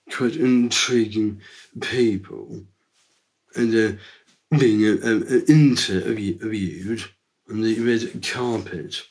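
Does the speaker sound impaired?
Yes: Down syndrome; from birth.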